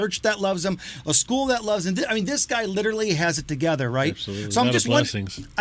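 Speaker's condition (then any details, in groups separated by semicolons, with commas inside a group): No condition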